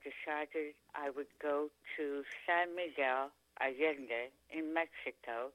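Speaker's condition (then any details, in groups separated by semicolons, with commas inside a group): Tongue cancer; 3/4 tongue removed by dr. Oxford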